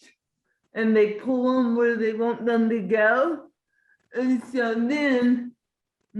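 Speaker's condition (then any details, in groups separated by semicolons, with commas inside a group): Cerebral palsy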